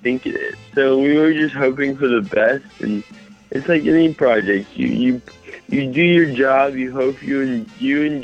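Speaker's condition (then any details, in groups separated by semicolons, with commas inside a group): Mild cerebral palsy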